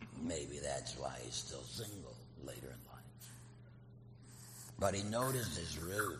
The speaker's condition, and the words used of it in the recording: Laryngectomy. They took my voice box out, but they gave me a prosthesis. So I have a kazoo in my throat.